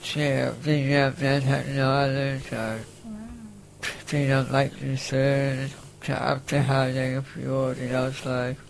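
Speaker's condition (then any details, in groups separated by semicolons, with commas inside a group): Facioscapulohumeral muscular dystrophy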